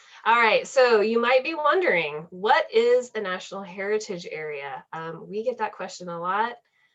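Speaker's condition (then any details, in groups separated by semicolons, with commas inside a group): No condition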